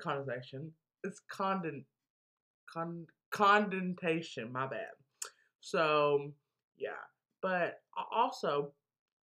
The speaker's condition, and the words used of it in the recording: Stuttering. It just takes us forever to get our point across, and sometimes that just makes us